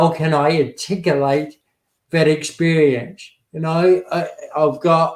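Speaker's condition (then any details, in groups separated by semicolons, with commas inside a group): Cerebral palsy; affects speech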